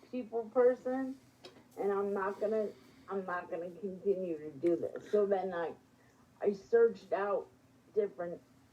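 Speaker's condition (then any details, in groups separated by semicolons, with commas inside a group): Spastic quadriplegic cerebral palsy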